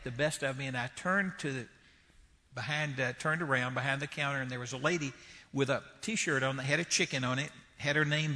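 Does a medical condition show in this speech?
No.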